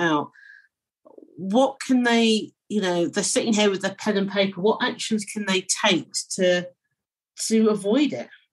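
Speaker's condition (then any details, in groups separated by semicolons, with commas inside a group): No condition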